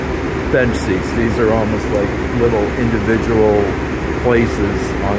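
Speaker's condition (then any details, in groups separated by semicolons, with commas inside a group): No condition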